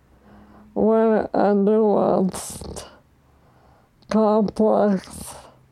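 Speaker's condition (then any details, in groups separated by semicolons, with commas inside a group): ALS; progressive, motorized wheelchair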